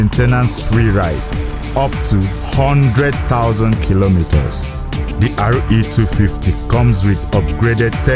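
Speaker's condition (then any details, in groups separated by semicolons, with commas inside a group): No condition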